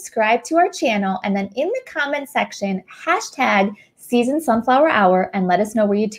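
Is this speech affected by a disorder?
No.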